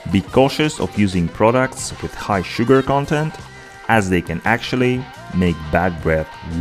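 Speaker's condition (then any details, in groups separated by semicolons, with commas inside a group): No condition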